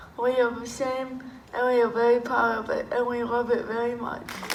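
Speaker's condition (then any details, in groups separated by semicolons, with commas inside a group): Cerebral palsy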